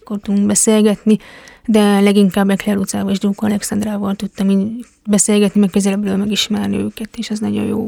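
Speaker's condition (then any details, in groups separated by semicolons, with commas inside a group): Hearing impairment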